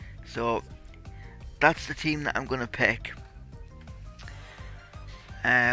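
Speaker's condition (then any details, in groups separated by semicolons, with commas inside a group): Cerebral palsy; tight muscles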